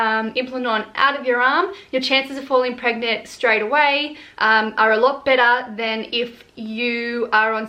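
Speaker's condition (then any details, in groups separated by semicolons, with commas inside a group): No condition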